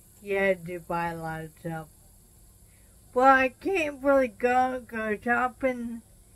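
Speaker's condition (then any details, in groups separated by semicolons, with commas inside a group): Traumatic brain injury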